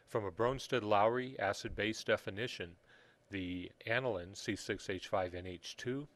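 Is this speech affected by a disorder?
No.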